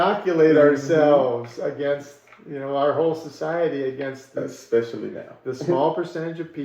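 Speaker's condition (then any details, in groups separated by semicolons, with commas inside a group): No condition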